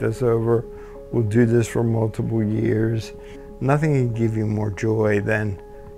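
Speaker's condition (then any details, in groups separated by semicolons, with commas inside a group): ALS; two or more years since diagnosis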